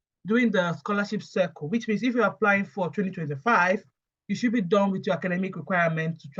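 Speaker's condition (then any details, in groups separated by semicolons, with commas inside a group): No condition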